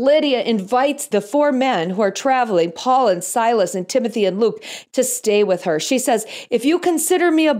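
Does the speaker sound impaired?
No.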